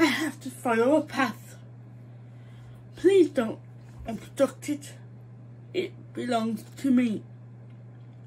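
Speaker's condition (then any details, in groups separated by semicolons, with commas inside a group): Mild cerebral palsy; mild form, from birth; struggles with speech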